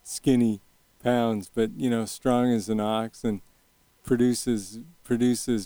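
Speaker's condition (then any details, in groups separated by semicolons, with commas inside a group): Early onset Parkinson's; young onset Parkinson's, onset around age 40, Medtronic deep brain stimulation implant, two 3-inch brain probes; DBS surgery at Stanford three years ago, constant current stimulation, symptom management phenomenal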